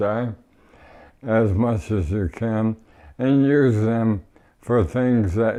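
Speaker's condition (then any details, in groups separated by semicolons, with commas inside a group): ALS; no tracheostomy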